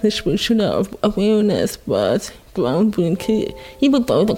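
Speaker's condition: Born deaf; congenital profound, hearing aids, cochlear implant left ear via skull surgery, listening therapist every two weeks; learned to speak growing up, listeners must focus closely on voice

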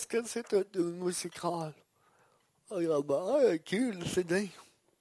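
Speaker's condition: Cerebral palsy; struggled with self-care as a child

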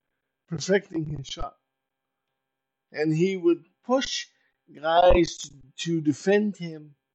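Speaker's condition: Cerebral palsy; very little fine motor skill

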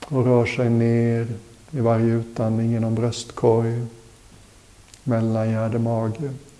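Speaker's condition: No condition

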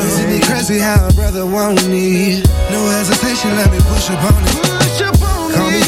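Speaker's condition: No condition

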